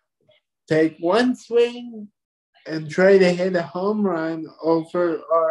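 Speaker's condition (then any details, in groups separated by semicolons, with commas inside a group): Cerebral palsy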